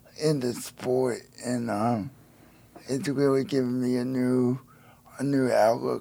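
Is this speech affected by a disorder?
Yes: spastic quadriplegia cerebral palsy; wheelchair user.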